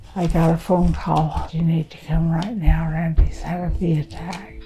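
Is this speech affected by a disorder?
Yes: Parkinson's disease; reduced arm swing, lost smell, trouble lifting overhead, fluctuating symptoms.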